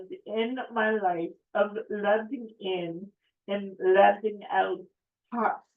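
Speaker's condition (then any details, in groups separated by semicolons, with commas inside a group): Cerebral palsy; affects speech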